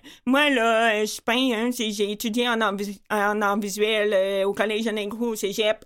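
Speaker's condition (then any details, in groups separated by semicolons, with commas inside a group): Profound deafness with cochlear implant, congenital; born 100% deaf, cochlear implant by Dr. Ferron at Hôtel-Dieu de Québec, cochlear electrodes, external magnet; audiologist adjusts implant every 2 years, lip-reads to confirm, misses fast group talk, phone calls hard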